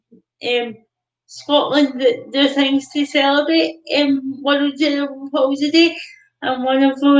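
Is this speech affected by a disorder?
Yes: cerebral palsy; non-progressive.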